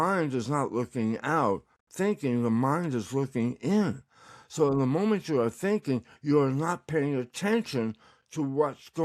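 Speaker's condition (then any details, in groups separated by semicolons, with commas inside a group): Tongue cancer; recovering, tongue exercises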